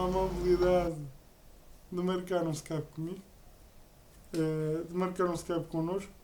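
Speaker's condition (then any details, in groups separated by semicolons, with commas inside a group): Cerebral palsy; uses a wheelchair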